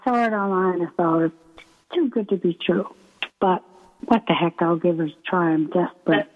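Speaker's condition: ALS; wheelchair user

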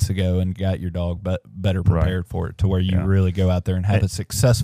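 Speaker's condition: No condition

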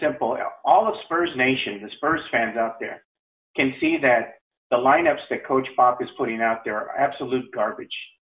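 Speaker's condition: No condition

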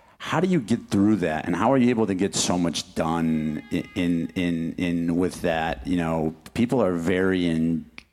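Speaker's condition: Stutter; stutters while asking audience question, asks listeners to bear with it; repeated sounds

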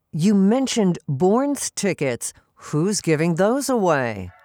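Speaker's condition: No condition

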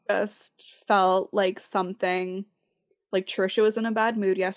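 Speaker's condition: No condition

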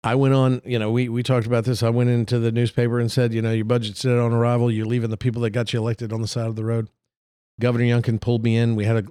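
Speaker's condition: No condition

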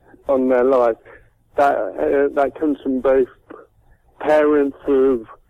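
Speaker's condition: Cerebral palsy; present from birth

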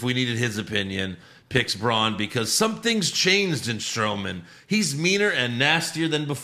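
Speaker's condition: No condition

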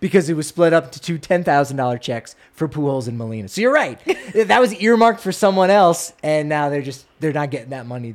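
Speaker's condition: No condition

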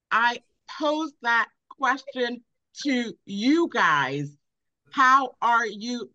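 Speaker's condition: Aphasia after stroke; comprehends well but cannot repeat, viewer describes speech as clear

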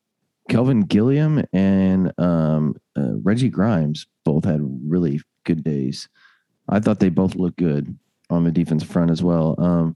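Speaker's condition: No condition

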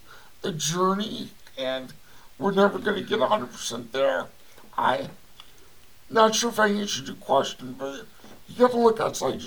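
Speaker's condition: Cerebral palsy; voice audibly affected

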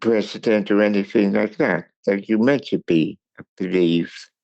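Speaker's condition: Cerebral palsy; speech impairment

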